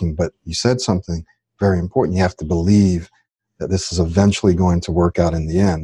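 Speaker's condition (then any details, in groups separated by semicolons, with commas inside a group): No condition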